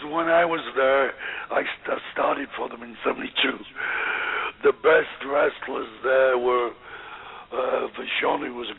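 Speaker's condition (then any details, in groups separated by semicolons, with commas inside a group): Voice box damage after neck operation; voice affected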